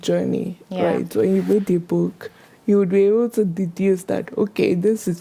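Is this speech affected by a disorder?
Yes: cerebral palsy.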